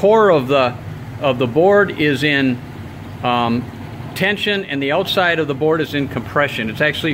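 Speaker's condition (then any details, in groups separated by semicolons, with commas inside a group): No condition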